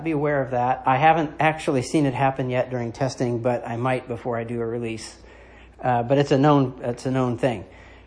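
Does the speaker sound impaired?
No.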